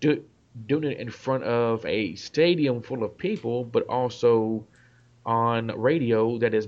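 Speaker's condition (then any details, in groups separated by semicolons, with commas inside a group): Stuttering; noticeable stuttering in conversation, worse under psychological stress, silently uses swear word to release stammers; repeated sounds, blocks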